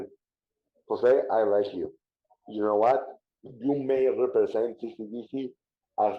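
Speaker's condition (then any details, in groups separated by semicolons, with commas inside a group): Cerebral palsy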